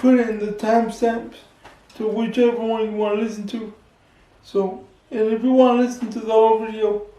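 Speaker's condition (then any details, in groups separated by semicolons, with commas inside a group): Cerebral palsy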